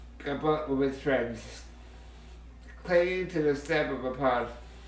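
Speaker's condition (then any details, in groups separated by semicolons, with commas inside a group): Muscular dystrophy, Duchenne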